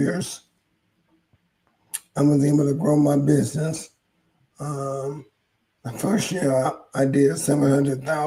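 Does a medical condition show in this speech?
Yes: ALS; hoarse voice.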